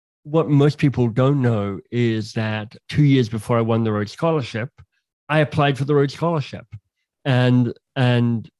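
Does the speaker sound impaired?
Yes: cleft lip and palate; congenital genetic cleft lip and palate.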